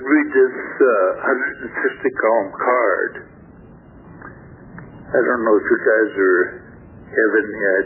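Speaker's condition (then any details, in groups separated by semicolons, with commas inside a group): Stroke affecting throat muscles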